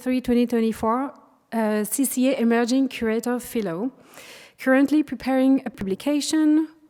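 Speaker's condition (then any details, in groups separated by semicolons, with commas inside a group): No condition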